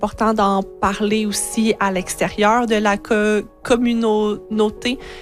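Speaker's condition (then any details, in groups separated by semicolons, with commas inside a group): Stuttering; stuttering since age 6; repeated sounds, prolonged sounds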